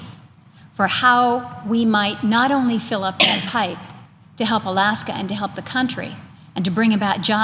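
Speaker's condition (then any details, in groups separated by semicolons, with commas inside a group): No condition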